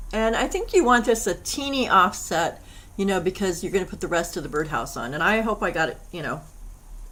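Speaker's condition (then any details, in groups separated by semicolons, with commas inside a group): No condition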